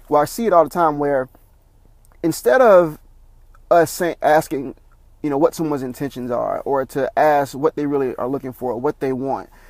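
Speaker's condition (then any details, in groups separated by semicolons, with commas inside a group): No condition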